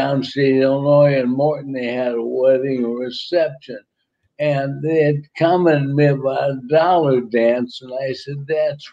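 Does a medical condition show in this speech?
Yes: ALS; about a year since diagnosis.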